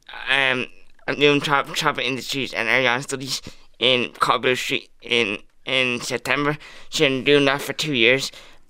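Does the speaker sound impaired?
Yes: cerebral palsy; congenital, diagnosed age 2 by Colm Costigan, delayed milestones from 7 months, lifelong powered wheelchair use; able to move quite well.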